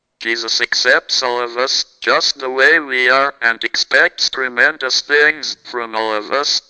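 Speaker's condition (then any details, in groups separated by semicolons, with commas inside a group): Cerebral palsy, speech-generating device; had caregiver who helped with walking attempts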